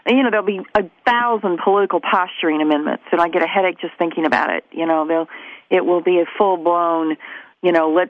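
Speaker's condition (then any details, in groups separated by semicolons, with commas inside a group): No condition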